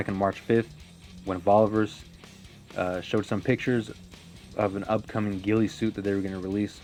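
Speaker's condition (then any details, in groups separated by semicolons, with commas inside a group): No condition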